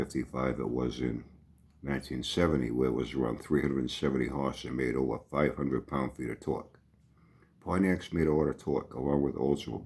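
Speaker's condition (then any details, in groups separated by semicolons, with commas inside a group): No condition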